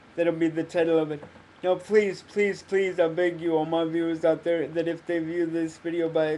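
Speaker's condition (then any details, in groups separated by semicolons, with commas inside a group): Cerebral palsy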